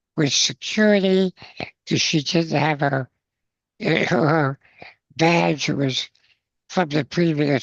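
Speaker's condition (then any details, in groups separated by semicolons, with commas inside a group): Spinal muscular atrophy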